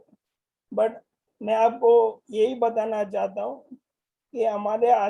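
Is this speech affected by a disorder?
Yes: motor neurone disease; voice strong and loud.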